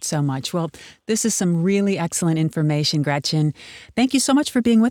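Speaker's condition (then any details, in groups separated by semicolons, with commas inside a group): No condition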